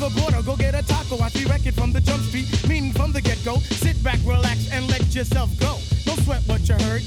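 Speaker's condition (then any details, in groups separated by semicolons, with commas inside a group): No condition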